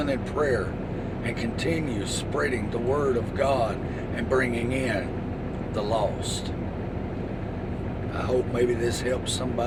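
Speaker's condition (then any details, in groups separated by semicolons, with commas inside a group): No condition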